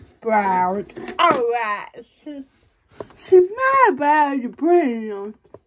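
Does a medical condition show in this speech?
Yes: cerebral palsy.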